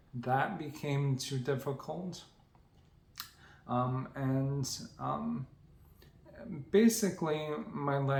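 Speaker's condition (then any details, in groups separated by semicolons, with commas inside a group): ALS; onset in legs; about 3.5 years since onset, full-time wheelchair, hands affected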